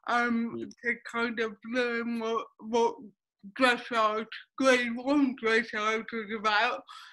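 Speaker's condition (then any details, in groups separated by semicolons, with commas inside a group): Cerebral palsy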